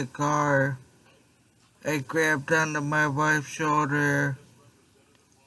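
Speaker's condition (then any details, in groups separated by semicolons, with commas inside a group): Traumatic brain injury; car accident; was in coma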